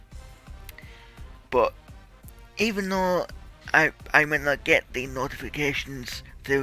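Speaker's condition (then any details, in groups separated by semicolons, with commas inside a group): Cerebral palsy; tight muscles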